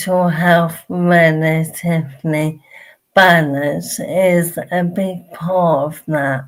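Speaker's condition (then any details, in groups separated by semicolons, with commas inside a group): Motor neurone disease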